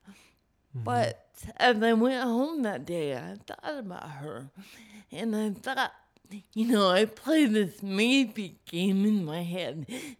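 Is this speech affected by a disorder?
Yes: cerebral palsy; cerebral palsy from 28 minutes without breathing at birth, brain oxygen loss, involuntary movements, permanent, thinking unaffected; wiggles a lot, falls at times; cerebral palsy affects speech, voice sounds different, speaking is hard.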